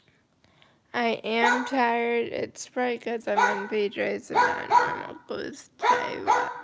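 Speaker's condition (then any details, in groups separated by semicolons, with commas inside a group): Cerebral palsy, mild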